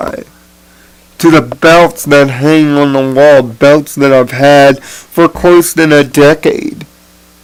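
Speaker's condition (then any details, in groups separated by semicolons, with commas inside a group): Cerebral palsy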